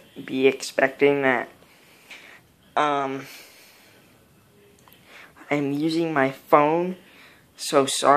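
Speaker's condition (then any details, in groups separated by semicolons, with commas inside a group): Cerebral palsy, mild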